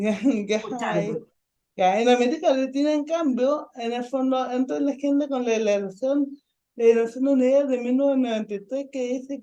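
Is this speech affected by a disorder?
Yes: ataxic cerebral palsy.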